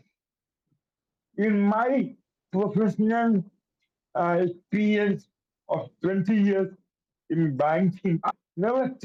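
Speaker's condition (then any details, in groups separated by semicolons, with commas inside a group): Cerebral palsy; affects coordination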